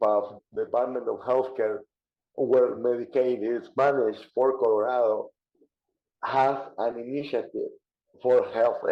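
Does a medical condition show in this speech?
Yes: cerebral palsy; diagnosed in childhood.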